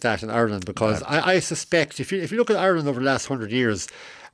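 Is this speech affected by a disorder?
Yes: cleft lip and palate; congenital cleft lip and palate, facial difference, operations from early childhood, last surgery at age 17, deviated septum; adult, age 41.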